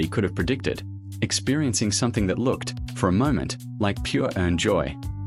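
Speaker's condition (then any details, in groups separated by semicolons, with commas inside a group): No condition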